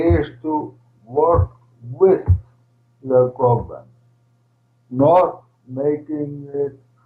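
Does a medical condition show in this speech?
Yes: ALS, primary lateral sclerosis, PLS.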